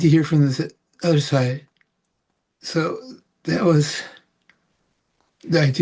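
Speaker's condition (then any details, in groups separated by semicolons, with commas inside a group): Parkinson's; about 18 years since onset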